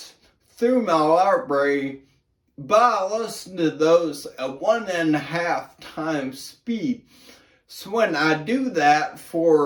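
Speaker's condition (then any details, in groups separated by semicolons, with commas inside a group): Brain injury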